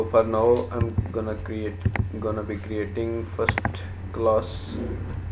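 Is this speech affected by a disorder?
No.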